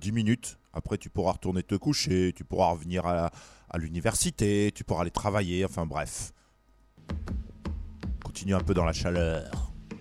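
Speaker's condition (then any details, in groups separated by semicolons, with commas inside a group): No condition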